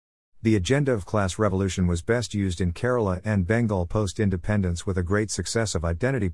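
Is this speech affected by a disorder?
No.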